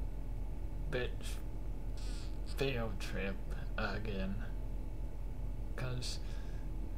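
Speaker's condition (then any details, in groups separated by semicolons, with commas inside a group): Cerebral palsy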